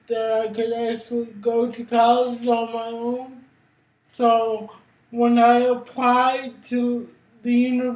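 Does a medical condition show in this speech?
Yes: cerebral palsy; brain injury.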